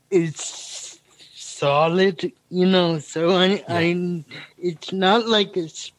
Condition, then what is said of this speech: Cerebral palsy. The impediment is weird, but this is solid, you know.